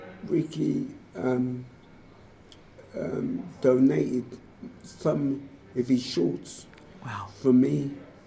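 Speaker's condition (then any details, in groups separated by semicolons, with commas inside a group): Motor neurone disease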